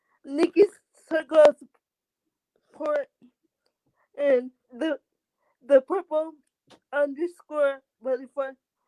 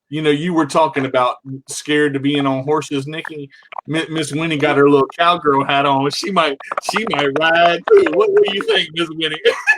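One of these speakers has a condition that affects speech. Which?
The first: cerebral palsy; all four limbs, uses wheelchair, baclofen pump.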